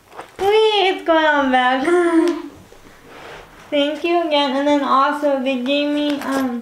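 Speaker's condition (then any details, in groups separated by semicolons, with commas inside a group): Cerebral palsy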